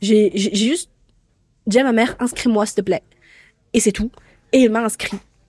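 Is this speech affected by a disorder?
Yes: stuttering; stuttering since age 8 in Tunisia, linked to school pressure, father's reproaches, grandmother's death, initially fluctuating; age 17, aware since 13, Éloquence du Bégaiement program, learned pauses, accepts stutter; blocks with throat tension, sometimes cannot breathe, substitutes words like succinct, formerly mute with strangers; here repeated sounds, repeated words.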